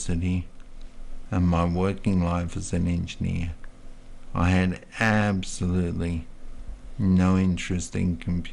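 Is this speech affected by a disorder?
Yes: multiple sclerosis.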